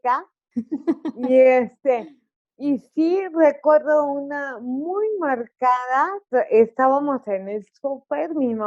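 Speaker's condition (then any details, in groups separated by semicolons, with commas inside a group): Cerebral palsy; articulation affected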